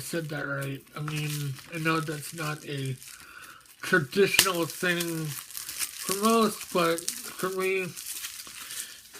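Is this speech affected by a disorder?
Yes: mobius syndrome.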